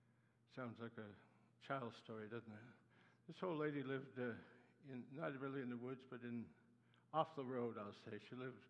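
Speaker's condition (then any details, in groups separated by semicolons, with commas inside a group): Parkinson's disease; neuropathy attacks nerves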